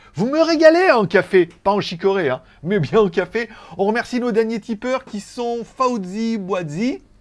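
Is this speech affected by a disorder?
No.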